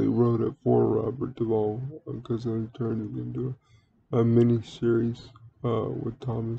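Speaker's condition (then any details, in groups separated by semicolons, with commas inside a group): Cerebral palsy; speaks relatively well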